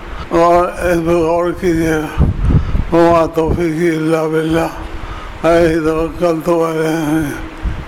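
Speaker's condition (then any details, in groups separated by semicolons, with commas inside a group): Difficulty speaking; self-reported difficulty speaking, keeps remarks brief, asks listeners to infer much from little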